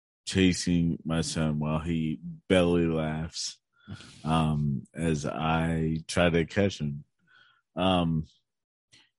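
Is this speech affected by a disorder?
Yes: cerebral palsy; physical disability, right side weaker than left, tight muscles, hard to relax muscles, cognition unaffected.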